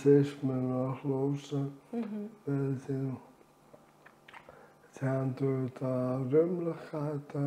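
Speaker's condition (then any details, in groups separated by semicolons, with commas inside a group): Amyotrophic lateral sclerosis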